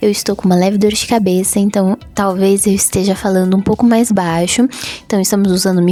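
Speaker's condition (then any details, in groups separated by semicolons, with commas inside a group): No condition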